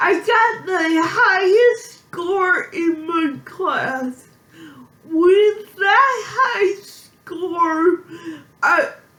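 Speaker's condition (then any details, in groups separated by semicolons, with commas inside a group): Physical speech impairment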